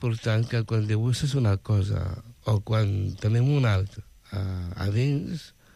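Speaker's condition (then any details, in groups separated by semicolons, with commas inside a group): Down syndrome; intellectual disability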